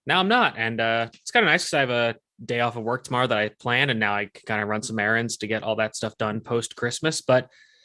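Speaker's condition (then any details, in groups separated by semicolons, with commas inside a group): No condition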